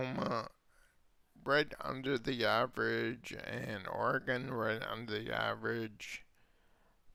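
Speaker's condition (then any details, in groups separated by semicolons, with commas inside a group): Multiple sclerosis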